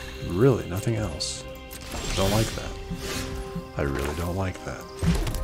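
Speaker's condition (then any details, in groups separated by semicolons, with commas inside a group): No condition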